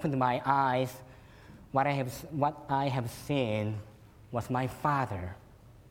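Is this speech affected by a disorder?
Yes: cleft lip and palate; congenital cleft lip and palate, eleven operations and surgeries at early age; could not suck breast milk as newborn, fed formula and cow milk.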